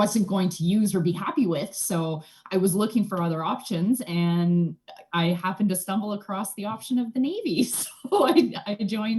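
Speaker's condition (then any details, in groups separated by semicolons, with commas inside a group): No condition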